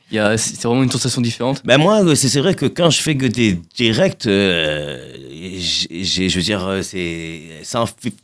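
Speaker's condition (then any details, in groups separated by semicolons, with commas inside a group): Stuttering; lifelong mild stutter, uncle stutters severely, born without pelvis, half femurs missing, never operated, learned to walk; no stuttering heard on Vivre FM radio, fluent, Marseille accent; sometimes gets stuck on words, no stutter on stage at Alhambra or radio, better when positive; repeated sounds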